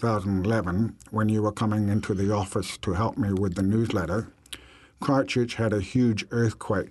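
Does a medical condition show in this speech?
Yes: deafness; diagnosed at 8 years old, attended Atlanta Speech School and Druid Hills High School in America until 16.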